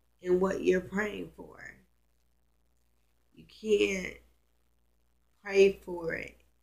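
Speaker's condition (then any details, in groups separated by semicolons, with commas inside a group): Cerebral palsy, spastic; now talking and breathing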